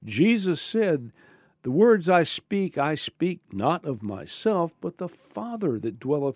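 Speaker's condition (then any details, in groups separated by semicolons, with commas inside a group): No condition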